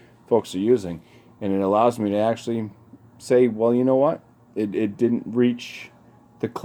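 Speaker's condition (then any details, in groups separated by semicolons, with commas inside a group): No condition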